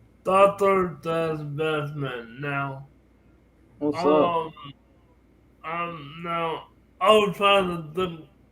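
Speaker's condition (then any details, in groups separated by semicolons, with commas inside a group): Cerebral palsy; from birth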